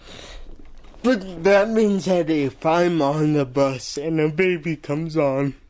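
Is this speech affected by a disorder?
Yes: cerebral palsy; says cannot do voices.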